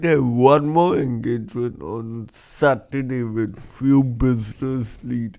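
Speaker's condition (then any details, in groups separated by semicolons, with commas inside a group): Cerebral palsy; congenital, breech vaginal birth instead of recommended c-section, head stuck 90 seconds, oxygen loss; could not speak properly as child, now speaks publicly as motivational speaker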